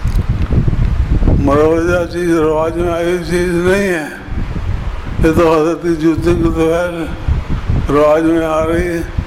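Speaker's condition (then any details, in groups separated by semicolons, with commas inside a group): Difficulty speaking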